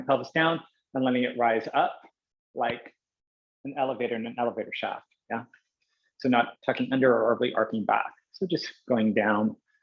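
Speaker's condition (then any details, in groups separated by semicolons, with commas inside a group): No condition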